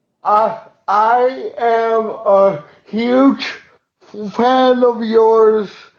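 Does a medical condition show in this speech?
Yes: cerebral palsy; uses wheelchair.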